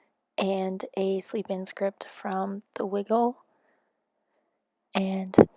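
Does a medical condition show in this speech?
No.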